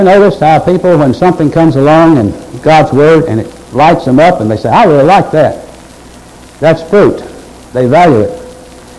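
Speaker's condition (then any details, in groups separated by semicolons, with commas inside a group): No condition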